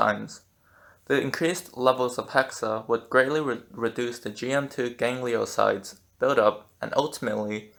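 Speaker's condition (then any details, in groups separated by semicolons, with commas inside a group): No condition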